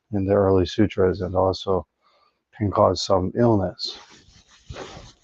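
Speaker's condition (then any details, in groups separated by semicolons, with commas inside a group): No condition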